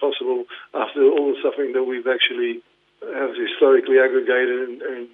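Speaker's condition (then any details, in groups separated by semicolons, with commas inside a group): Parkinson's; diagnosed 2019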